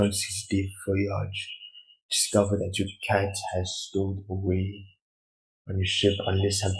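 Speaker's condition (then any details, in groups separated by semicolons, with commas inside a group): No condition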